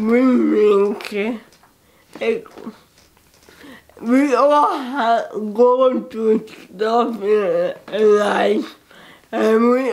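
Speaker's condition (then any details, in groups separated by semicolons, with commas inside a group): Cerebral palsy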